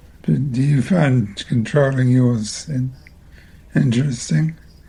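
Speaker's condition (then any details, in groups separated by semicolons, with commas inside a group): Multiple system atrophy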